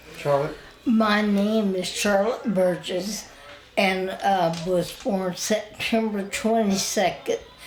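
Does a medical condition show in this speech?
Yes: spinal ataxia; wheelchair user.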